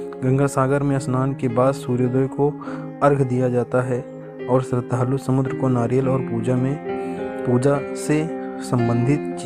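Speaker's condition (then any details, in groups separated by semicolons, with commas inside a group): No condition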